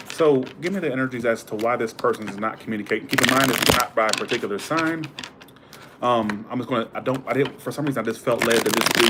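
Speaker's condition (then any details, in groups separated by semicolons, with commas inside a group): No condition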